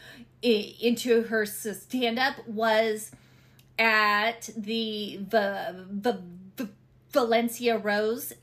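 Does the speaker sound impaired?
Yes: stuttering; stuttering since childhood, impacts less than dyslexia; age 48; here repeated sounds, repeated words, prolonged sounds.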